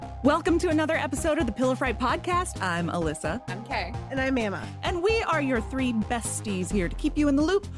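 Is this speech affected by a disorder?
No.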